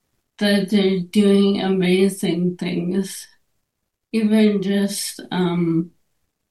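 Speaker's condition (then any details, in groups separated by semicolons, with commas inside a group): ALS; motor neurone disease, progressive muscle weakness, wheelchair user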